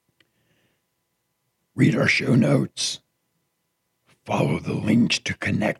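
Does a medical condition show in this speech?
Yes: partial laryngectomy after throat cancer; throat cancer survivor.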